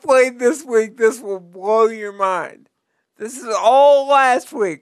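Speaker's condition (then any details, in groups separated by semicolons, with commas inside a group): Cerebral palsy; difficulty typing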